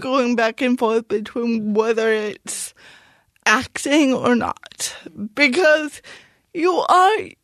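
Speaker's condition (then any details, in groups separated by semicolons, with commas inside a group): Cerebral palsy; speech noticeably affected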